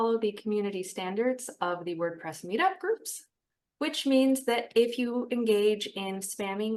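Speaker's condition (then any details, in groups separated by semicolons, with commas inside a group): No condition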